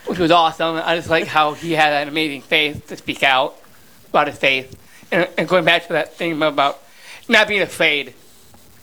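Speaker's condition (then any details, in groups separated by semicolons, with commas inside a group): Down syndrome; 32 years old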